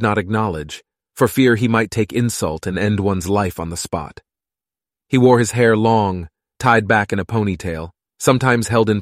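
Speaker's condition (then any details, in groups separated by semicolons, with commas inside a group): No condition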